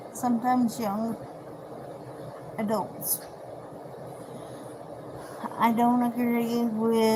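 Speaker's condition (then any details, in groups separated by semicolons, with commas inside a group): Cerebral palsy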